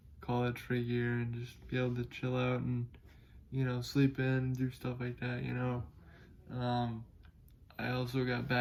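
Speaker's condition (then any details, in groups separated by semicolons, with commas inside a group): Cerebral palsy; able to speak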